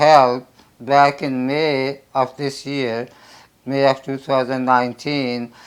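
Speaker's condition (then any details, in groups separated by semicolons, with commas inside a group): Tonsil and soft palate cancer; squamous cell carcinoma, HPV-related, tonsil and soft palate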